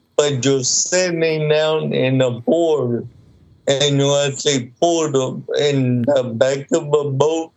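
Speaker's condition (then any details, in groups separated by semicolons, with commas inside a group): Cerebral palsy, mild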